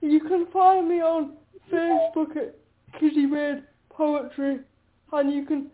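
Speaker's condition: Quadriplegic cerebral palsy; uses a wheelchair

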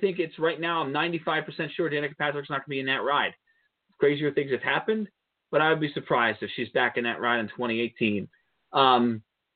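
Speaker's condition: No condition

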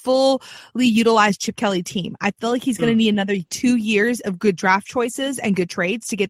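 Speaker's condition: No condition

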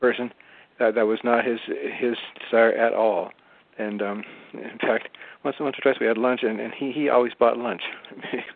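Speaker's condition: Parkinson's disease; some years before recording

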